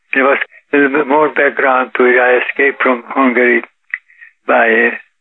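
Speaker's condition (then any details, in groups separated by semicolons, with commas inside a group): Parkinson's disease; practices 1 hour)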